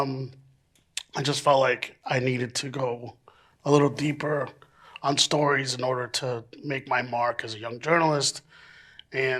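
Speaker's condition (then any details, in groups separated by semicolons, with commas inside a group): No condition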